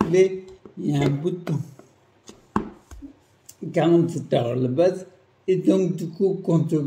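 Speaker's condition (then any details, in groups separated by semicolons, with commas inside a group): Primary progressive multiple sclerosis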